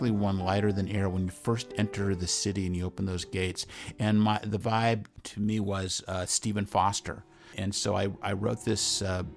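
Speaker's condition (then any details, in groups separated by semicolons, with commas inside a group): No condition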